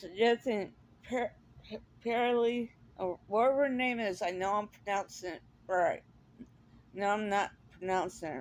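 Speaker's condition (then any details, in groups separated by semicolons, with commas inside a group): Cerebral palsy; speaks differently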